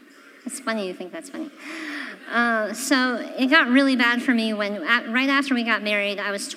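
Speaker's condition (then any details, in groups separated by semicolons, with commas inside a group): Cleft palate; congenital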